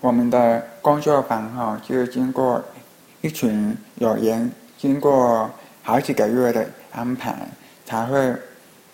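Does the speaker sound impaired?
Yes: hearing impairment; trouble following fast speech in Skype video meetings, falls behind others' pace; Skype video calls hard, others speak too fast, gets interrupted.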